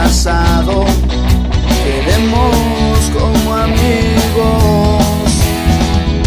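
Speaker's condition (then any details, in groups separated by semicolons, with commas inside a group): No condition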